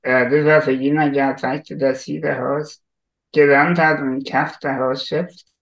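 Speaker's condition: Spinal muscular atrophy; severe restrictions, electric wheelchair

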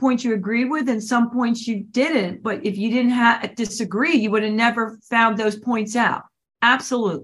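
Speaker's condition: No condition

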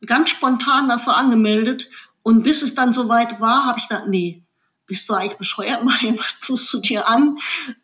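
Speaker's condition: Cleft lip and palate; congenital cleft lip

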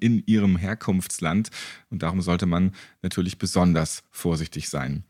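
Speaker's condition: No condition

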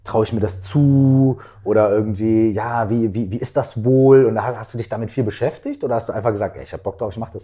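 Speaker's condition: No condition

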